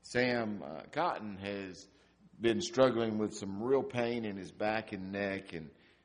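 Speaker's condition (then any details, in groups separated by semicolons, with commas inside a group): No condition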